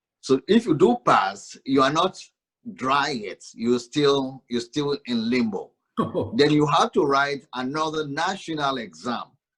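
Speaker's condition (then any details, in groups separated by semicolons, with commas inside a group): No condition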